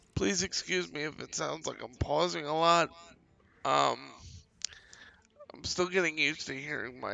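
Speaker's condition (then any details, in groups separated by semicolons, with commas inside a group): Cerebral palsy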